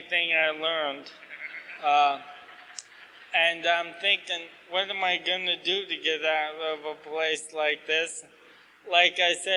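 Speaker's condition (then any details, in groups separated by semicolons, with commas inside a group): ALS; asked to talk slower, clearer, losing voice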